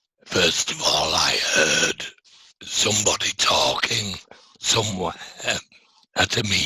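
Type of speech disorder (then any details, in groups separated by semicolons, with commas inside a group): Speech with a voice prosthesis; laryngectomy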